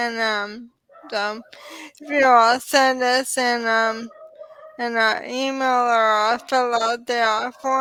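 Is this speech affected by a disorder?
Yes: ALS; diagnosed in early 30s.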